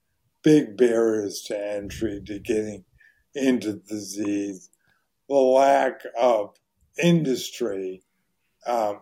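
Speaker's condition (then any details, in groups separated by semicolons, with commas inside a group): ALS; voice very hoarse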